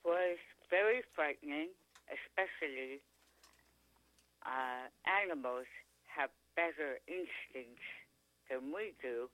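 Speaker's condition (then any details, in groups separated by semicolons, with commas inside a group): Tongue cancer; could not speak, swallow or eat after surgery, feeding tube, now speaks pretty clearly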